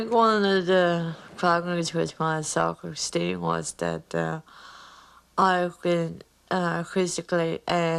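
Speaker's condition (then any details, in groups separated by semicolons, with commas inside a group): Cerebral palsy; mild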